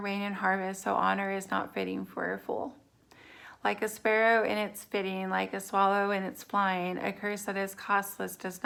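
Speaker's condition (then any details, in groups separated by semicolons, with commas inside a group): No condition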